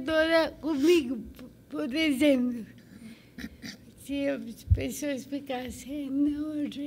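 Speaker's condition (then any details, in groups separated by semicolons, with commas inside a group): Cerebral palsy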